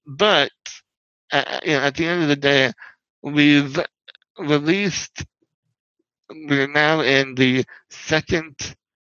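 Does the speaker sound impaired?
Yes: spinal muscular atrophy; wheelchair user.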